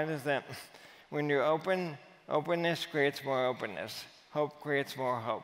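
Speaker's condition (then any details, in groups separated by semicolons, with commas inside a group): Amyotrophic lateral sclerosis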